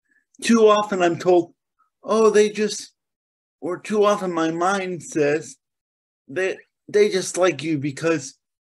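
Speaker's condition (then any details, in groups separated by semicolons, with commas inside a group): Cerebral palsy; mainly lower limbs affected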